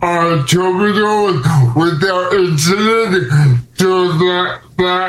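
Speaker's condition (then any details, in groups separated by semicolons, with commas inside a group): Cerebral palsy; can walk but uses a wheelchair most of the time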